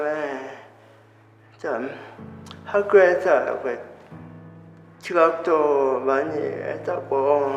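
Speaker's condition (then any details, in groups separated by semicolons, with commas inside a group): Brain lesion disability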